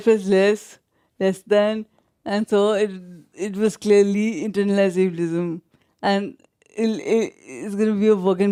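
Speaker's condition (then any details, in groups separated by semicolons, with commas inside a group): Traumatic brain injury, severe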